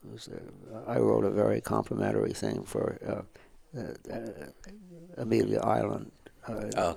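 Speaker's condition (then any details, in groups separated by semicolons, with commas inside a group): Parkinson's; diagnosed about 50 years ago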